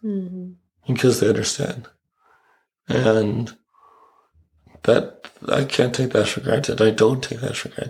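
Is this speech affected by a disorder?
Yes: ALS; father Bob Snow died of ALS, right hand and forearm affected, left hand partly weak, feeding tube, clinical trial drug; tongue affected but unchanged, predicted speech loss within a year not happened, voice changed, sounds older, voice challenges at work.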